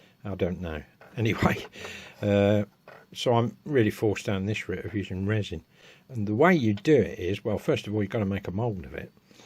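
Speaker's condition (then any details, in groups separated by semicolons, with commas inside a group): No condition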